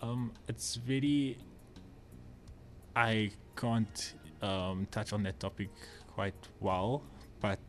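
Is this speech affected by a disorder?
Yes: stutter; mild stutter; stutter made speaking on air on bush radio main challenge, insecure about speech at first, still struggling; here prolonged sounds, blocks.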